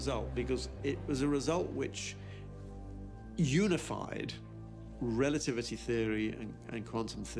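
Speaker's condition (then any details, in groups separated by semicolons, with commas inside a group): No condition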